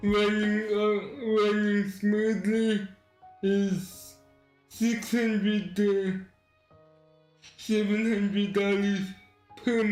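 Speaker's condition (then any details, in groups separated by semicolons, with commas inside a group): Cerebral palsy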